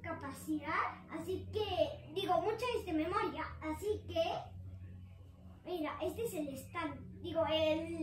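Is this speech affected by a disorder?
No.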